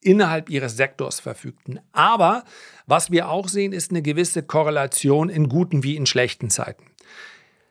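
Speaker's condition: No condition

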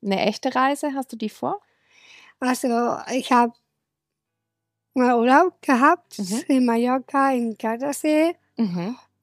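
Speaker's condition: Down syndrome; age 28

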